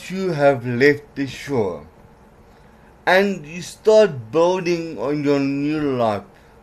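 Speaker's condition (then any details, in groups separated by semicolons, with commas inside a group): Cerebral palsy; some words unclear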